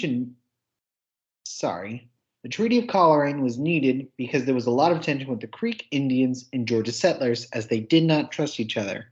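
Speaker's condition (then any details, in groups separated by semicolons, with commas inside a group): No condition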